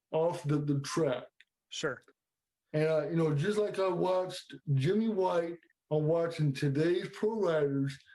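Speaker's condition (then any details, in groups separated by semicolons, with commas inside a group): Cerebral palsy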